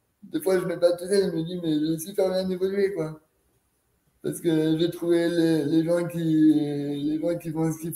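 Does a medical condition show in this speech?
Yes: cerebral palsy; quadriplegic, since birth, cause extreme prematurity, wheelchair user.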